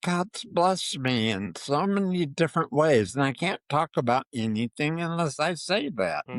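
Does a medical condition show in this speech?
Yes: Parkinson's disease.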